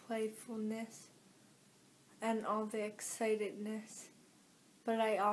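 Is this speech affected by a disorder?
Yes: cerebral palsy.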